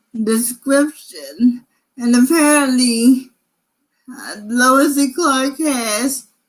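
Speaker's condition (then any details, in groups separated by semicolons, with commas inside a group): Cerebral palsy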